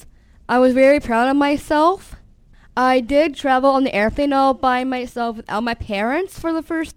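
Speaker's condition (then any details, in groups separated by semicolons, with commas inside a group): Down syndrome; visible disability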